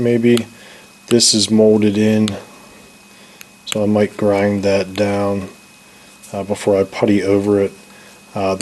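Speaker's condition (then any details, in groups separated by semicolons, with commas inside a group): No condition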